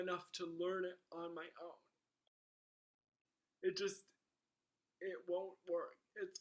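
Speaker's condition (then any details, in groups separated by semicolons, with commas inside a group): Cerebral palsy; wheelchair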